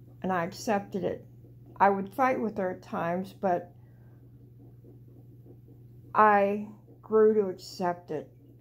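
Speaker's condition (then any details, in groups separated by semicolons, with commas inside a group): Cerebral palsy; walks flat-footed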